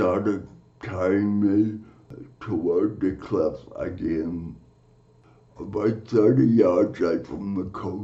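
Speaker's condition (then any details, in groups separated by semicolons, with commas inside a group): Cerebral palsy; from birth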